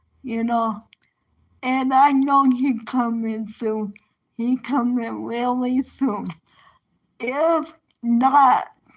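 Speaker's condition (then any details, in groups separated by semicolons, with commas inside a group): Cerebral palsy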